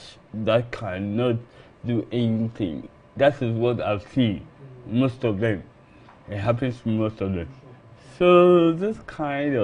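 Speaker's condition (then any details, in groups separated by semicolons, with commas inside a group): Cerebral palsy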